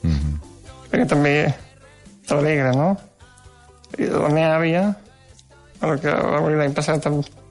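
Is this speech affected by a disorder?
Yes: Duchenne muscular dystrophy; degenerative incurable form, progressive loss of strength, wheelchair user, age 25, lost ability to write; dictates instead of writing, colds or bronchitis cause suffocation crises treated with morphine.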